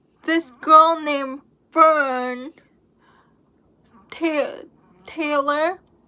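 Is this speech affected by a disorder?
Yes: cerebral palsy; uses wheelchair.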